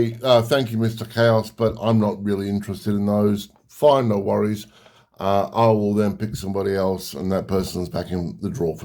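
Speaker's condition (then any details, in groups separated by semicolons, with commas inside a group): No condition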